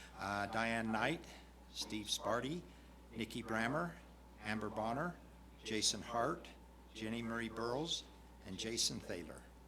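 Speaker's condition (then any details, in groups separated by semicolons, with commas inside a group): No condition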